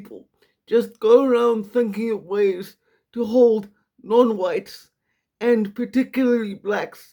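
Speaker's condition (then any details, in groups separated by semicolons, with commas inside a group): Quadriplegic cerebral palsy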